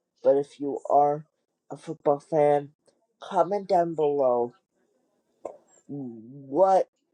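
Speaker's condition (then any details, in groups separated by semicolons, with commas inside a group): Cerebral palsy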